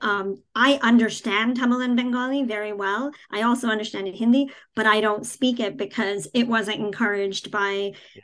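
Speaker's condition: Cleft palate, cleft palate without cleft lip

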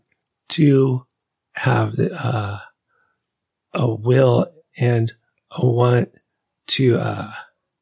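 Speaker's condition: ALS; weakness and fasciculations at onset

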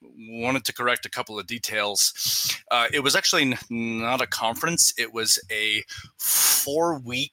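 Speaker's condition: Stuttering; lifelong stutter, no cure; phases one and two, technique workshop; sound and syllable repetitions, stutter goes away when singing, worse with negative internal reaction; repeated sounds

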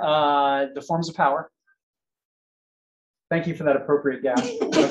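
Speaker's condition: No condition

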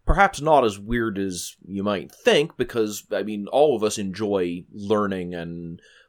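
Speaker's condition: No condition

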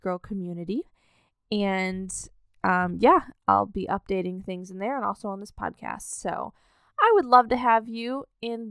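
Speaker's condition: No condition

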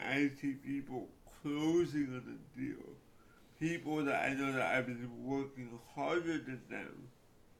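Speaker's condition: Cerebral palsy; cerebral palsy since childhood

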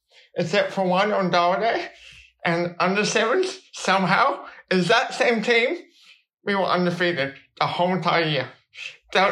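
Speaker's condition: Cerebral palsy; balance and movement helped by football since age four, Cerebral Palsy Alliance until about seven

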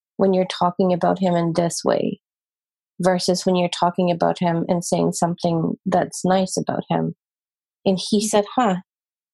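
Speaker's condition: No condition

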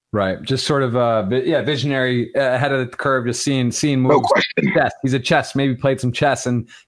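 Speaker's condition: No condition

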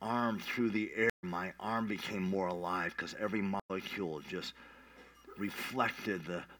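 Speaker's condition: Cleft palate; not expected to survive first week

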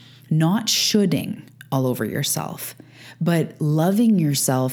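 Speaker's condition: No condition

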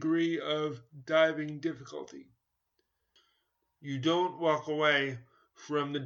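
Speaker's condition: Cerebral palsy; managed with exercises

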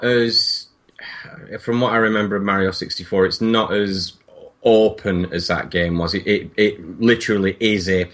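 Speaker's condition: No condition

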